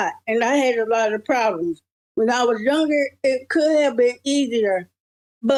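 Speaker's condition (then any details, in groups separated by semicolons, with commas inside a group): Cerebral palsy; present from birth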